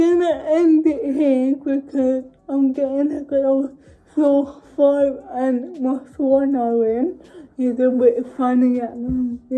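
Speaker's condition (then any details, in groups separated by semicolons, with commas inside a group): Cerebral palsy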